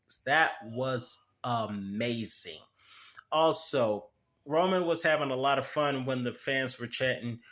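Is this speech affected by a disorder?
No.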